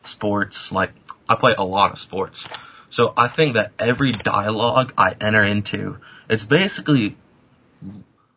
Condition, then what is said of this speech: Stuttering. I went from a stammering, just a very big repetition talker, to more of a prolongation type of stutter.